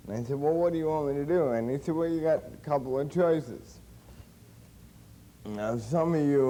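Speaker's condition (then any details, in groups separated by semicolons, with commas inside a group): Cerebral palsy; since birth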